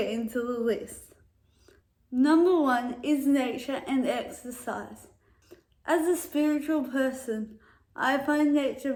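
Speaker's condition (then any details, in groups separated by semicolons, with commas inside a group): Cerebral palsy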